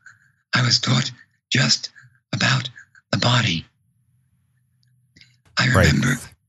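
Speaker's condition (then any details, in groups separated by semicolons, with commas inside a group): Vocal cord paralysis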